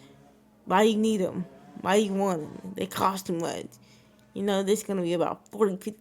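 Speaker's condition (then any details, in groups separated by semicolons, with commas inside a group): Cerebral palsy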